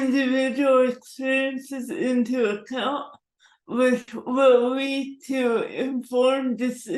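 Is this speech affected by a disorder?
Yes: cerebral palsy; forceps birth injury; diagnosed at 11 months.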